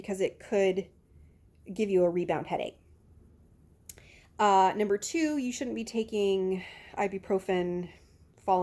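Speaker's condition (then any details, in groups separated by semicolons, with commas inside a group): No condition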